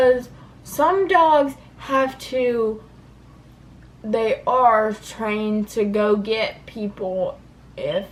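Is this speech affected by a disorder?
Yes: cerebral palsy.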